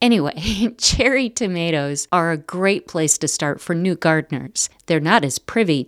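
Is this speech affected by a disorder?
No.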